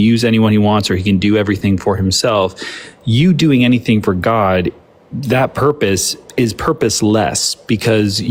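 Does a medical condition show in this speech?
No.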